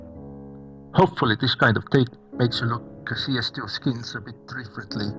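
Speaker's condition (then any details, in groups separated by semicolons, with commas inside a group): No condition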